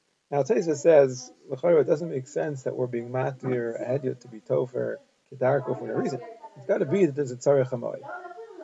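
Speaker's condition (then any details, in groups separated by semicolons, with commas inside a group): No condition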